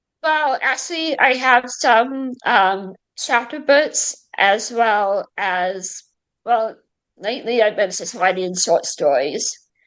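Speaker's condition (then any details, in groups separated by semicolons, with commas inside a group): Cerebral palsy, mild; left side affected, throat speech surgery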